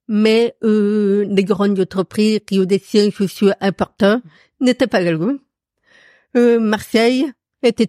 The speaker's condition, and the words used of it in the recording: Deafness. Alors que j'ai une surdité profonde, tout le monde est bien, qu'avec ma surdité, il y a un accent.